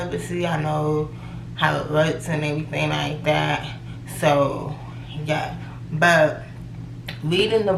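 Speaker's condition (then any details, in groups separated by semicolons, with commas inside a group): Cerebral palsy; from birth, left leg affected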